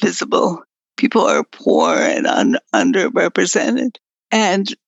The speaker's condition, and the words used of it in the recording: Multiple sclerosis. Really do have to have chocolate because the caffeine helps me talk and caffeine from coffee.